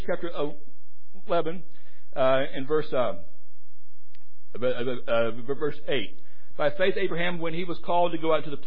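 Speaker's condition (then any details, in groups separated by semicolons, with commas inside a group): Stuttering; preaching aloud to congregation; stutters while preaching, worries about listeners' first reaction; repeated words, blocks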